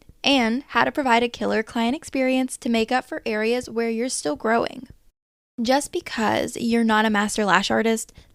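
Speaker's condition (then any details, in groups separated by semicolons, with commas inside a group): No condition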